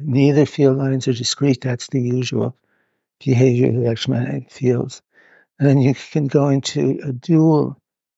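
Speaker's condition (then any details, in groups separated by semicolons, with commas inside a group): Parkinson's; now openly shown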